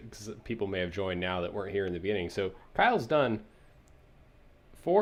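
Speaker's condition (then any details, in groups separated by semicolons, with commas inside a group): No condition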